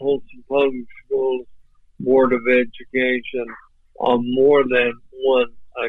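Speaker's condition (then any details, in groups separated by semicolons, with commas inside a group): ALS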